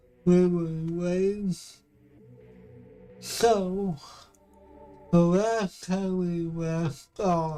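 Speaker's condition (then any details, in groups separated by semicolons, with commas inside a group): Cerebral palsy; affects voice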